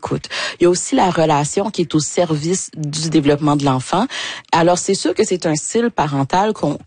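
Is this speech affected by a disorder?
No.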